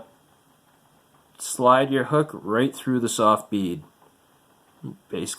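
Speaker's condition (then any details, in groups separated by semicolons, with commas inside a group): No condition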